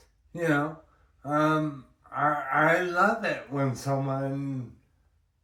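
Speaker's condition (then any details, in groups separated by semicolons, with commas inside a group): Brain injury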